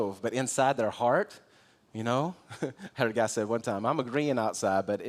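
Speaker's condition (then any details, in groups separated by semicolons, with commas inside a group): No condition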